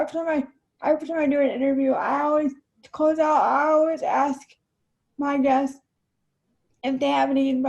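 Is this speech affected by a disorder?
Yes: cerebral palsy.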